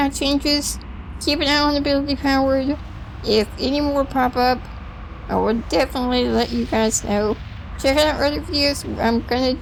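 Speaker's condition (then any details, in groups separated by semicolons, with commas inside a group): Spinal muscular atrophy; type 2, since childhood; can't breathe well lying prone, breathing exercises, gets winded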